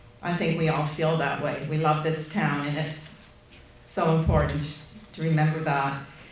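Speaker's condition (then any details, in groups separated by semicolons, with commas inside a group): No condition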